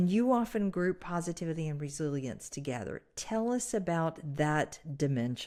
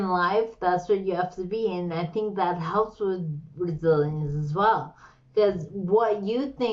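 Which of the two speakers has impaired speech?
The second: slurred speech; chronic Lyme disease affecting brain; onset 20 to 30 years after infection, weakness; slurred speech, like stroke patient.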